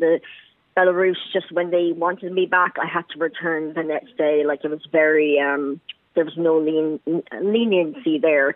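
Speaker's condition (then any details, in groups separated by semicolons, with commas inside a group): Cleft palate; congenital cleft palate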